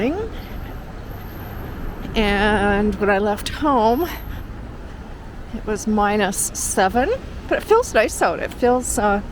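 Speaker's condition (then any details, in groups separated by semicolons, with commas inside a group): No condition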